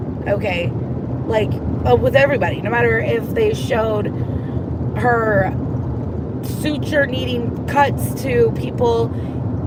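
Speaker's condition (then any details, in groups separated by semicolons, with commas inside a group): No condition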